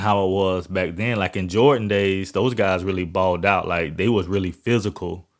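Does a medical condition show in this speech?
No.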